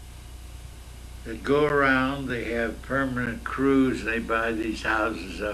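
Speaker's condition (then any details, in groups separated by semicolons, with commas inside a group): Myasthenia gravis; neurological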